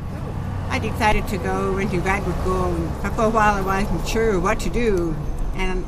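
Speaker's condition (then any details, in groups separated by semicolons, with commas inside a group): Profound deafness, genetic, profound; born hearing or hard of hearing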